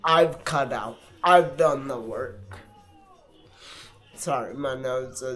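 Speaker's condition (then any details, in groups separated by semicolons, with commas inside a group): Multiple sclerosis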